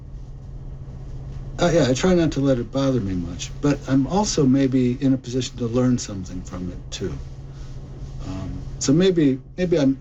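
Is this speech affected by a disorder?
Yes: Parkinson's; very gradual progressive loss of walking ability; impaired balance, uses a cane for walking.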